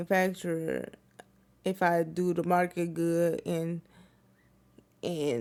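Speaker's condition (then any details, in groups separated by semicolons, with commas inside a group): Cerebral palsy; wheelchair user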